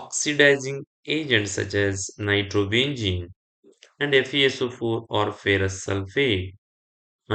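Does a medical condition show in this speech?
No.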